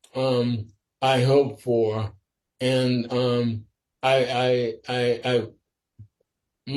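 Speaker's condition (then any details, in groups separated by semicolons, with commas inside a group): Sporadic ALS; must speak slower and carefully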